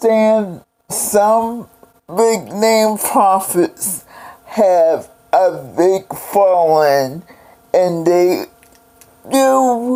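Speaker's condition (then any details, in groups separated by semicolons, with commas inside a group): Cerebral palsy; several unnoticed strokes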